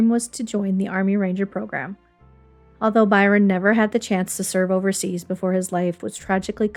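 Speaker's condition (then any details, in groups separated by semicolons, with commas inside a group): No condition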